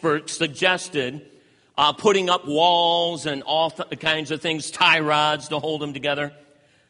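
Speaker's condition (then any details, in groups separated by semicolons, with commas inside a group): No condition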